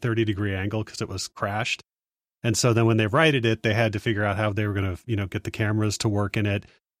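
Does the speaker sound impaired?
No.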